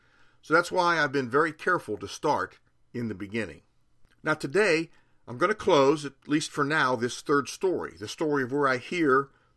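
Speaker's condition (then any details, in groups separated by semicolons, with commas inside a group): No condition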